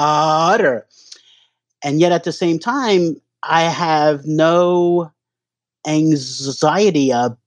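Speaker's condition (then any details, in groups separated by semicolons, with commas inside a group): Stuttering; onset around age 2.5, fall with traumatic brain injury then, grandfather and daughter stutter, likely genetic, hypnotherapy tried; no longer hides stutter, not trying to avoid stuttering, stuttering more or more aware lately, sober; stutters every time talking, hard ordering in restaurants, phone calls, strangers, alcohol seemed to lessen stutter; prolonged sounds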